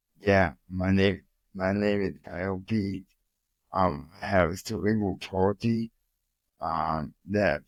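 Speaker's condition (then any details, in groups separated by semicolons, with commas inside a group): Cerebral palsy; from birth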